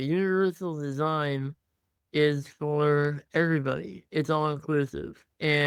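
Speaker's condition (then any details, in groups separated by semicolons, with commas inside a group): Muscular dystrophy; tracheostomy for breathing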